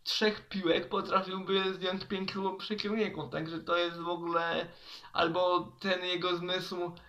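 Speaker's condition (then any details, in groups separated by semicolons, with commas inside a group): Cerebral palsy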